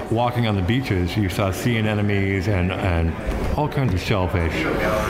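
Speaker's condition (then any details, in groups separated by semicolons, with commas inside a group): No condition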